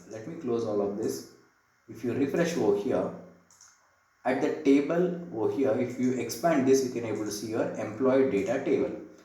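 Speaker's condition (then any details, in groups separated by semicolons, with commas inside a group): No condition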